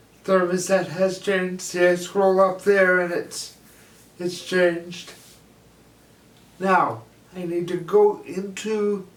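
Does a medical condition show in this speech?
Yes: cerebral palsy.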